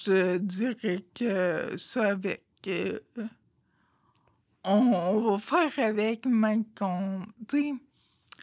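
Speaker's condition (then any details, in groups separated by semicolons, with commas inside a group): Friedreich's ataxia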